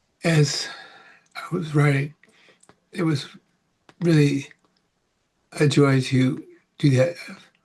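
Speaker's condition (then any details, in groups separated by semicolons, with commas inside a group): Parkinson's; about 18 years since onset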